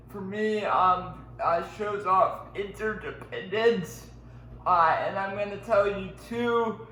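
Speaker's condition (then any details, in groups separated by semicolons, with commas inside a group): Cerebral palsy; powered wheelchair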